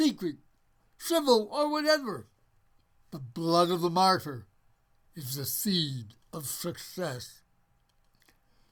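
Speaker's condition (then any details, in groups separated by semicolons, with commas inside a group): Parkinson's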